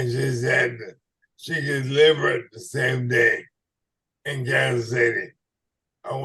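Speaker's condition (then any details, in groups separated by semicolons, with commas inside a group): ALS/MND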